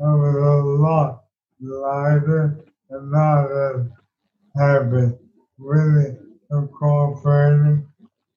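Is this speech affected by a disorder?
Yes: ALS; walked with two walking sticks at an earlier stage.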